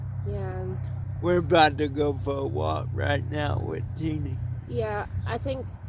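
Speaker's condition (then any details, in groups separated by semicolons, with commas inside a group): Cerebral palsy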